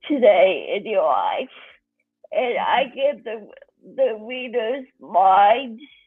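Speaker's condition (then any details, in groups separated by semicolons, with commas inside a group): Cerebral palsy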